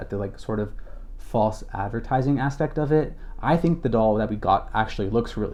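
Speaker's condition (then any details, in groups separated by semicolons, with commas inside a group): No condition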